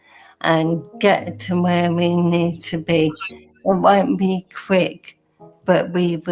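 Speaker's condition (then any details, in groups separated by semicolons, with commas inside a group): Motor neuron disease; earlier slight slur, now much slower but understandable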